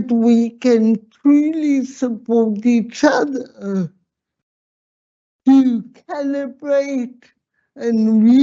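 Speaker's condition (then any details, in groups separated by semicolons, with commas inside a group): Slurred speech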